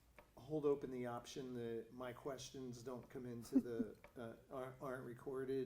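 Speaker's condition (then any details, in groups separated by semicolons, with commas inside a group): No condition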